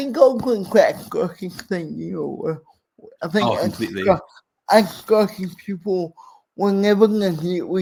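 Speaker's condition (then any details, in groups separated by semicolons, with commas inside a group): Cerebral palsy; speech impairment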